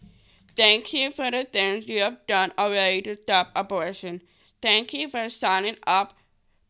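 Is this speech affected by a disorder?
Yes: Down syndrome; accent from condition.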